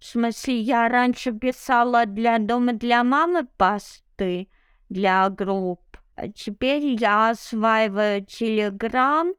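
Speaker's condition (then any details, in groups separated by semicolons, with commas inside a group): Cerebral palsy; no wheelchair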